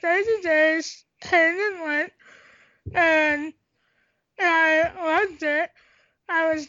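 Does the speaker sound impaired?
Yes: tracheostomy, cystic hygroma of head and neck; doctors predicted never talking, learned to talk, unable to swallow, breathing effortful when running.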